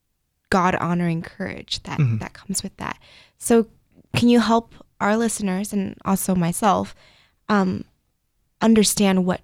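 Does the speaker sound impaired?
No.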